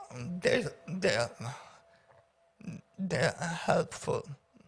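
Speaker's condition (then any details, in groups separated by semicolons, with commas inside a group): Paraplegia with essential tremor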